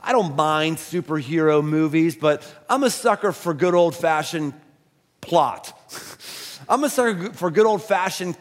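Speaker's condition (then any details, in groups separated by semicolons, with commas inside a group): No condition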